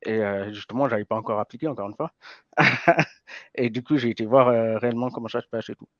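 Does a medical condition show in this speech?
Yes: hearing impairment from birth; congenital hearing loss, diagnosed around age 4, lip reading since birth, school to learn spoken French; degenerative hearing loss, may get worse; learned to speak at age 4, slight effect on speech noticeable now and then.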